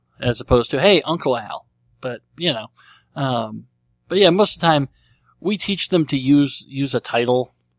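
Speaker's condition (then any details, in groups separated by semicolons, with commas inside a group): Cleft lip and palate; treated as a baby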